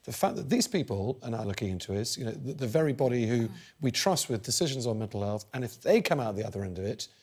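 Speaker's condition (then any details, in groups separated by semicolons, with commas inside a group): No condition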